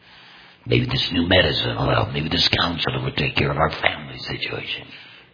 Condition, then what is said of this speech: Laryngectomy. And they tell me, I should tell people, it does not hurt me to speak.